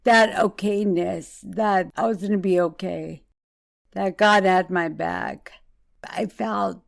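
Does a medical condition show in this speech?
Yes: multiple sclerosis.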